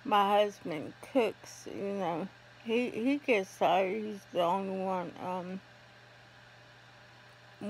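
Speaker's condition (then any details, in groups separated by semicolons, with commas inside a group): ALS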